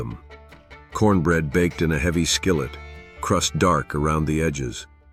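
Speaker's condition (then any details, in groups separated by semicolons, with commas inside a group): No condition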